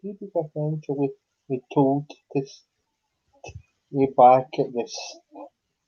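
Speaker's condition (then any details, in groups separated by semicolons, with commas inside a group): Cerebral palsy; unable to walk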